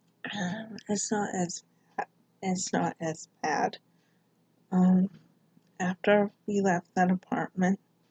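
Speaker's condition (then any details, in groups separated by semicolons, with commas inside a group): Cerebral palsy; severe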